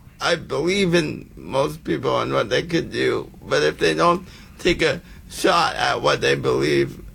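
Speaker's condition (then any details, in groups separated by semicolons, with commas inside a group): Cerebral palsy; congenital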